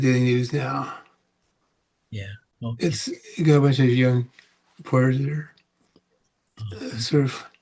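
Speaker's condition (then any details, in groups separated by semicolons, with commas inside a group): Parkinson's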